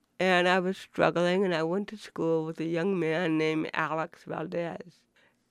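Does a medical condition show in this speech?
Yes: cerebral palsy; spinal cord surgery C1 to C7, relearned walking, titanium neck, hearing impaired, affects movement and walking; affects way of talking, intentionally speaks as well as possible, grammatically correct.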